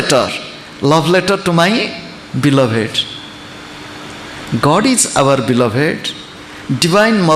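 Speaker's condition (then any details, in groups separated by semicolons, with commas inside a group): No condition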